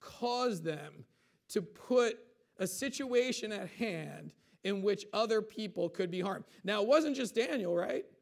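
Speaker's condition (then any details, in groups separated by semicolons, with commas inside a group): No condition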